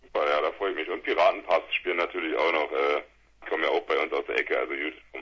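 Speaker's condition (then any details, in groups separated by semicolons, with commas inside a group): No condition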